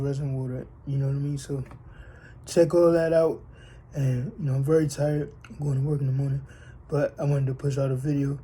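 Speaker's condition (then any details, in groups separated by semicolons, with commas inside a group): Cerebral palsy; present from birth, born premature, many operations, physical therapy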